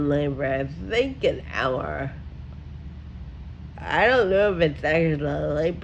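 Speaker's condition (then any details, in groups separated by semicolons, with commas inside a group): Friedreich ataxia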